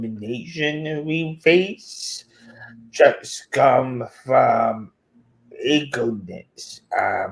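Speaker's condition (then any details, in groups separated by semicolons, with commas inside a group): Cerebral palsy; affects speech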